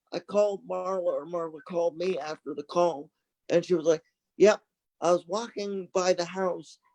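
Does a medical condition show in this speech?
Yes: cerebral palsy; from birth, lack of oxygen after lung collapse, lifelong wheelchair.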